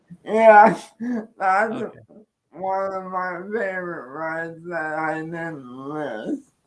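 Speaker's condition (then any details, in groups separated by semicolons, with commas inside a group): Cerebral palsy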